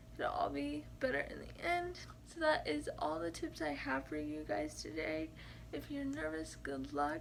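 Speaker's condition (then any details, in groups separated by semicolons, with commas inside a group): Cerebral palsy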